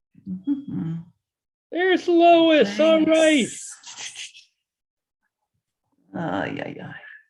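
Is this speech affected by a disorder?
No.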